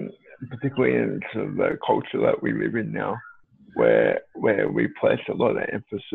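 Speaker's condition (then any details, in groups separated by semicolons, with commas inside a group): Cerebral palsy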